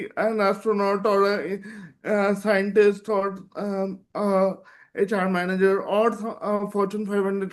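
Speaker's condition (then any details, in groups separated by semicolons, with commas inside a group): Cerebral palsy; present from birth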